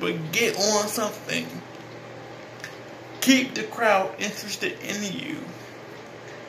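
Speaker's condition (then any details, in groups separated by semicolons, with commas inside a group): Cerebral palsy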